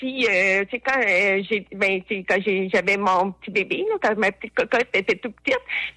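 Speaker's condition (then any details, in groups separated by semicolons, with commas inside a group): Hard of hearing; not very visible, daily obstacles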